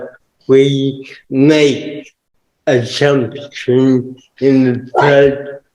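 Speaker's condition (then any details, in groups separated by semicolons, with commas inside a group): Cerebral palsy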